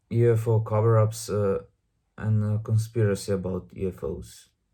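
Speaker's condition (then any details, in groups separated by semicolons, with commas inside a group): No condition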